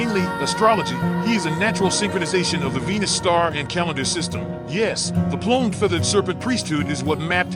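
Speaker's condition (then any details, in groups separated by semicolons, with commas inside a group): No condition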